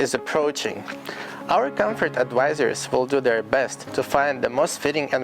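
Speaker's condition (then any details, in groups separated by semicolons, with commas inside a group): No condition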